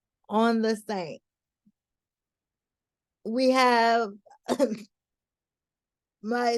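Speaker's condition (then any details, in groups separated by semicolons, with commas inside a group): Cerebral palsy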